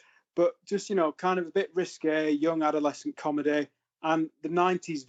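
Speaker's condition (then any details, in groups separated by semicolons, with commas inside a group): No condition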